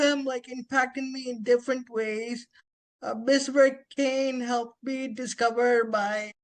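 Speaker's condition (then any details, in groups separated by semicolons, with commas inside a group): Spastic quadriplegic cerebral palsy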